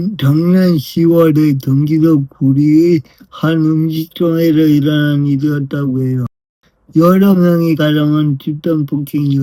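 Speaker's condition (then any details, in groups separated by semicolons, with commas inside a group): Brain lesion disability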